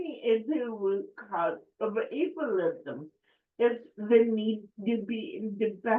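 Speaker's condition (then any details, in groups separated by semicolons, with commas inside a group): Cerebral palsy; affects speech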